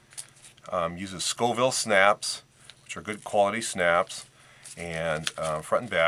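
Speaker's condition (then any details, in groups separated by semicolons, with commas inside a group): No condition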